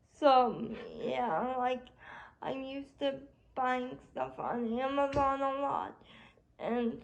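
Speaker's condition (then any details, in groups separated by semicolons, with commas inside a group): Cerebral palsy; spastic quadriplegia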